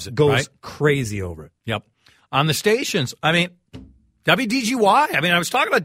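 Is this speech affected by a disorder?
No.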